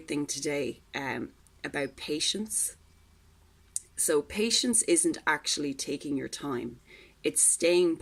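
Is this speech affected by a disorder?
No.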